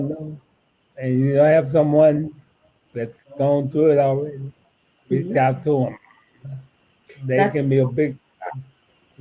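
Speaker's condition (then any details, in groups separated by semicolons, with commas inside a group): ALS; about eight years since diagnosis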